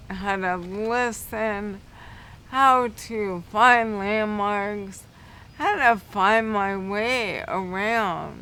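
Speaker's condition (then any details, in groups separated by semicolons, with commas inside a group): Cerebral palsy; affects speech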